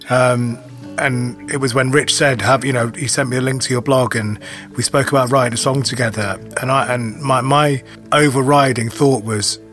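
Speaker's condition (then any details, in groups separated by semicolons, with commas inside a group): No condition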